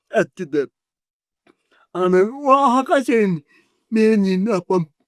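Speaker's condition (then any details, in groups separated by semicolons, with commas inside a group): Cerebral palsy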